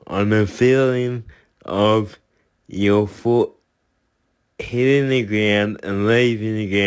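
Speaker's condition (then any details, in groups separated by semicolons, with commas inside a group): Cerebral palsy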